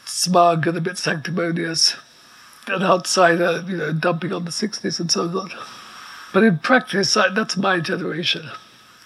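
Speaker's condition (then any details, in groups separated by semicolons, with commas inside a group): ALS; progressive neuromuscular illness, effectively quadriplegic, paralyzed from neck down, wheelchair within six months of diagnosis; about two years since diagnosis, plastic nasal pump behind neck sets breaths, respirator, no pain, writes by dictation; very weak voice needing amplifier, respirator audible in background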